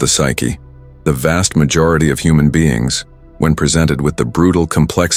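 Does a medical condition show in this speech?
No.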